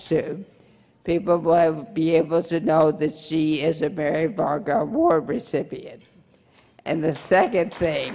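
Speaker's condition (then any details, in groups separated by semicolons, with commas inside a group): Brain injury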